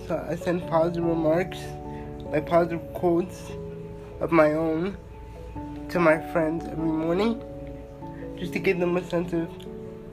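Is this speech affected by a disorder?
Yes: cerebral palsy; uses wheelchair.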